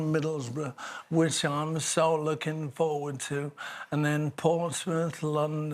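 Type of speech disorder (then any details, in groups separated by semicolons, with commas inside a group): Apraxia of speech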